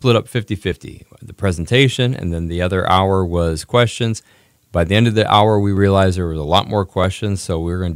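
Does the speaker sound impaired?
No.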